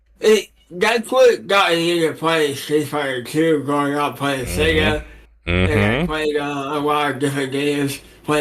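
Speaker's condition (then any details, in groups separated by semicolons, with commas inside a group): Cerebral palsy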